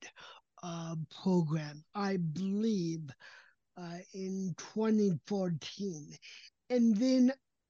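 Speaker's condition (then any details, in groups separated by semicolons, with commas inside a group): Cerebral palsy; calm voice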